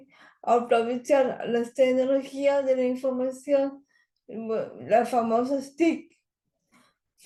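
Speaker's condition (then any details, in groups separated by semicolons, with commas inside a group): Cerebral palsy; language areas of brain affected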